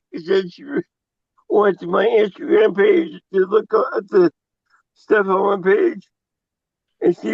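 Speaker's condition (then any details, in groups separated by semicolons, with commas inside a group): Cerebral palsy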